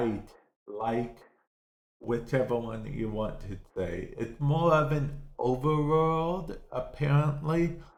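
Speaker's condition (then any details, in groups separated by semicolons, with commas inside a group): Cerebral palsy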